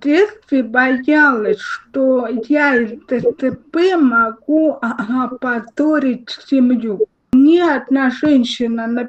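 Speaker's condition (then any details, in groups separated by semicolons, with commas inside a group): Cerebral palsy, spastic diplegia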